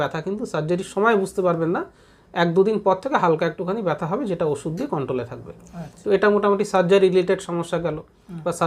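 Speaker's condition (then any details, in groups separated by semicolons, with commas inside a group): No condition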